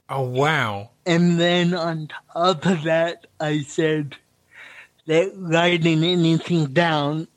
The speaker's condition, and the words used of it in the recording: Cerebral palsy. The impediment is weird, but this is solid, you know.